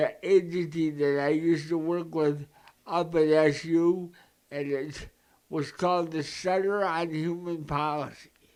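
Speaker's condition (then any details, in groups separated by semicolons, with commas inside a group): Cerebral palsy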